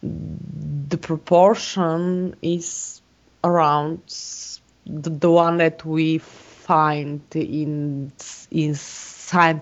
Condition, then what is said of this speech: Stuttering. Now you said that you hardly have any problem with colleagues and you don't Yeah, stutter very yeah.